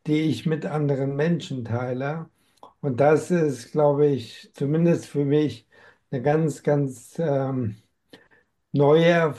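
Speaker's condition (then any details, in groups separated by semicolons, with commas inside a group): Amyotrophic lateral sclerosis; diagnosed at 47, slower course than other affected patients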